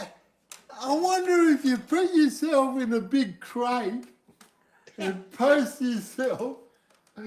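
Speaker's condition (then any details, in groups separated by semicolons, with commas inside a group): Cerebral palsy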